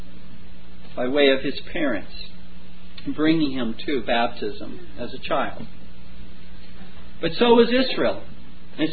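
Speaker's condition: No condition

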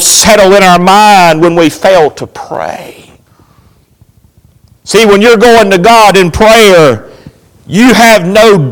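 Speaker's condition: No condition

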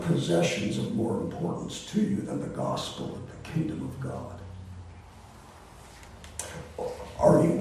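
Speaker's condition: Voice disorder; not contagious

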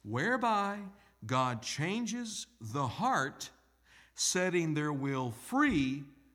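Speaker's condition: No condition

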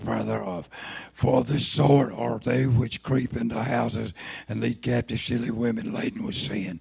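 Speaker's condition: Throat cancer, lost vocal cord

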